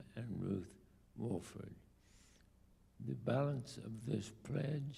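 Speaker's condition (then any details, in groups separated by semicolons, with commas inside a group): ALS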